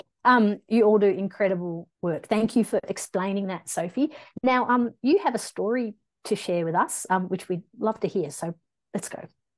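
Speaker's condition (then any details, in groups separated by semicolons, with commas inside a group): No condition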